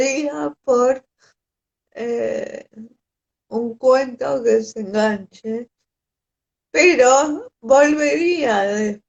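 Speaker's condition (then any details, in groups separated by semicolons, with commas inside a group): Cerebral palsy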